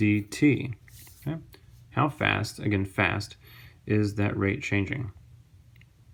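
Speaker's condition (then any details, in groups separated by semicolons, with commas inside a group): No condition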